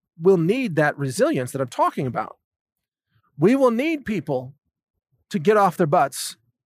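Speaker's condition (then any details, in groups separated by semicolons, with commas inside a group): No condition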